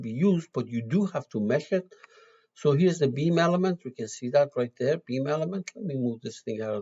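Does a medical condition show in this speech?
No.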